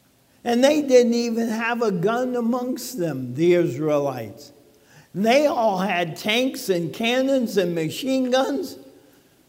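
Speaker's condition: ALS; als diagnosed this past spring, no cure, affects speaking, swallowing, walking; talking funny

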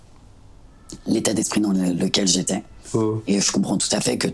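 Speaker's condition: Partial laryngectomy; normal voice for 22 years before surgery; speaks with new voice after partial laryngectomy; very hoarse voice after surgery, new voice replaced normal one

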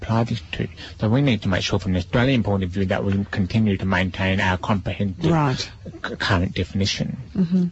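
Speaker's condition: Deafness; only feels vibration

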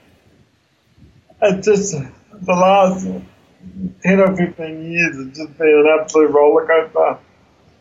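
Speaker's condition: Cerebral palsy; congenital

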